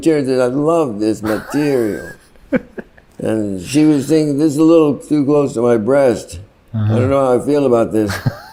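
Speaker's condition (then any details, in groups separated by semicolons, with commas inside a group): Parkinson's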